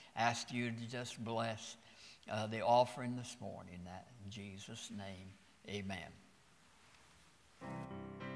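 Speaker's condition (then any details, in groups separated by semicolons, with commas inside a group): No condition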